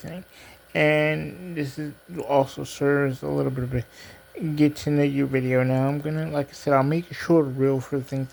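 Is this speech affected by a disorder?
Yes: cerebral palsy; diplegia.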